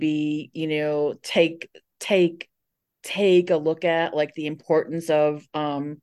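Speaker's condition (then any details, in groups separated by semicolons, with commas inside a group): Stuttering; hidden for more than 35 years; formerly avoided speaking situations, speechless at first self-help group meeting, said name and stutter by fourth or fifth; repeated words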